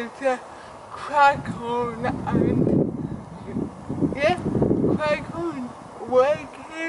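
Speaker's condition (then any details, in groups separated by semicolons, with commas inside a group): Cerebral palsy; affects speech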